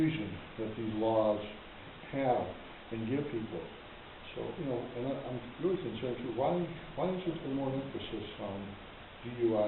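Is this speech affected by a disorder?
No.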